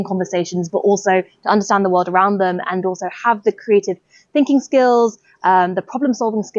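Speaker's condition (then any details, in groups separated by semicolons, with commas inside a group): No condition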